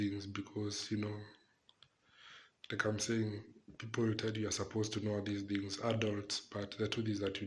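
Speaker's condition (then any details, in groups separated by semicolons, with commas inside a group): No condition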